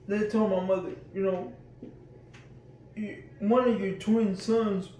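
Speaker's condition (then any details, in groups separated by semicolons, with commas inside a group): Cerebral palsy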